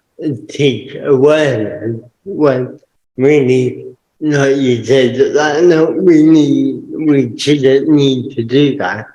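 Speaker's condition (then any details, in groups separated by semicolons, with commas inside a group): Cerebral palsy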